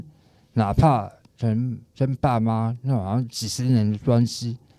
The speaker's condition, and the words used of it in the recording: Tongue cancer surgery. 康復後他每天都會練習發音，因此現在說話才有辦法那麼清晰，遇到的人都認為是個奇蹟！